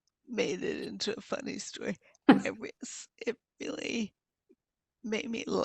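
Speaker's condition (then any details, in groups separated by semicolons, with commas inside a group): Multiple sclerosis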